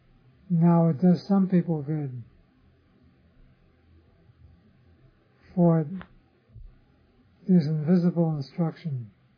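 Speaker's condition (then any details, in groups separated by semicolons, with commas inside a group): Parkinson's disease; others offer remedies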